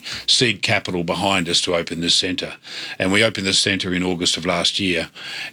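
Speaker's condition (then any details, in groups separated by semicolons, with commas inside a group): No condition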